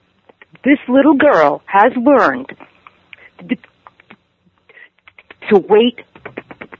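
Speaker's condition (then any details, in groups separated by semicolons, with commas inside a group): Stuttering; stuttering at ages 10 to 15; ongoing stuttering, attends NSA stuttering conferences; stays with stutter rather than changing words, speech tools mentally exhausting, hard to focus on message; blocks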